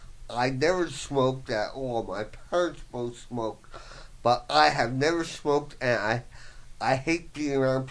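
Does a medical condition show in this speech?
Yes: voice box damage, traumatic brain injury; voice box partially damaged by fireman's trach tube, traumatic brain injury from smoke inhalation in fire; tbi found 3-4 years ago, rehabilitation services, fine motor loss, half lung capacity lost, cannot handwrite; difficulty talking, lost singing voice, slight speech impediment, listeners misjudge as mentally impaired.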